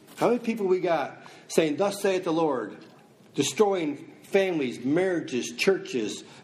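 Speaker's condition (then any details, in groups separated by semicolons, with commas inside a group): No condition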